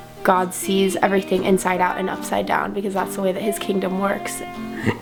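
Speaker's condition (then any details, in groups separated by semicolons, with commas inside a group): No condition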